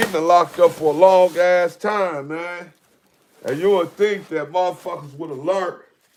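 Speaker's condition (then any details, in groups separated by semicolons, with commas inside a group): No condition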